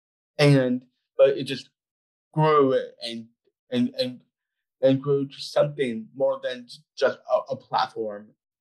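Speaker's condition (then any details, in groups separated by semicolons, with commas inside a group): Down syndrome; runs public speaking business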